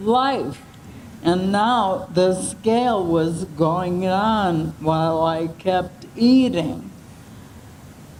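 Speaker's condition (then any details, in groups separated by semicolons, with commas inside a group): ALS; onset with falls and slowing speech, neck spinal cord surgery; 18 months since diagnosis, wheelchair for safety, imbalance, fatigue; slow speech, voice changes, swallowing trouble, excessive saliva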